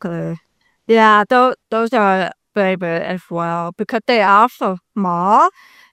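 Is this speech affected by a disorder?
Yes: deafness; congenital complete deafness, found by tests at age four, not talking as young twin; speaks very well per host.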